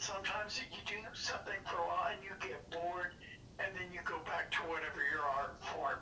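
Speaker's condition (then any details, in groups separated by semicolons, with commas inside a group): Parkinson's disease; diagnosed 5-6 years ago, hand tremors, deep brain stimulation both sides, first 1.5 years ago; tremors largely controlled, battery pack, switched on and off with mini iPod, not all symptoms relieved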